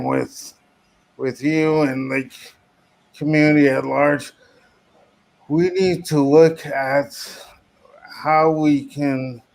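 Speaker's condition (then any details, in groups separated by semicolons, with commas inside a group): Cerebral palsy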